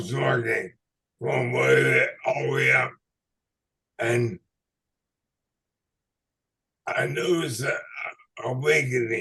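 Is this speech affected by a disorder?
Yes: ALS/MND.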